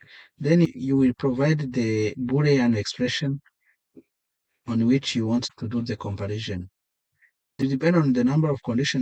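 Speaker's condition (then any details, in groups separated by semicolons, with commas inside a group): No condition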